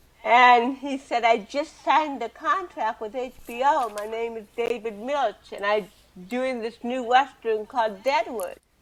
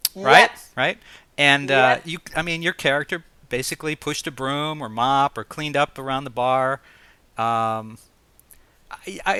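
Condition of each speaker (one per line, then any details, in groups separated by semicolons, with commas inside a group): Cerebral palsy; present from birth, cervical spinal cord surgery C1-C7
No condition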